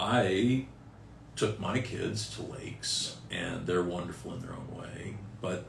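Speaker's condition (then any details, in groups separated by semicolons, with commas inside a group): No condition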